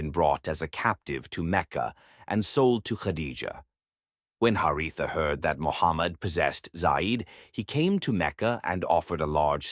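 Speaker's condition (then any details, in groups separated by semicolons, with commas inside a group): No condition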